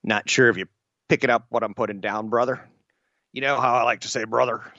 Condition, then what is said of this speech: No condition.